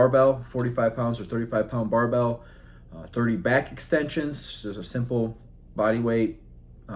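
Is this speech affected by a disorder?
No.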